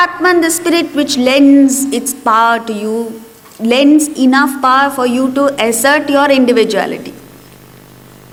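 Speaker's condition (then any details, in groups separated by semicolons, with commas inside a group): No condition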